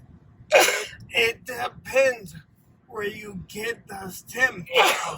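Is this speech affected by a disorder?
Yes: ataxia; acquired form; stem cell treatment, strength training, not in wheelchair.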